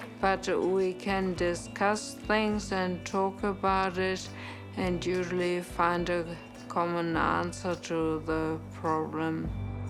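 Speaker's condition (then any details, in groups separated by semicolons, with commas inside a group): Traumatic brain injury, severe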